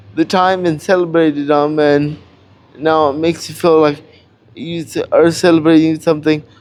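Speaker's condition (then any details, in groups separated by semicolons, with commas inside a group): Cerebral palsy; cannot walk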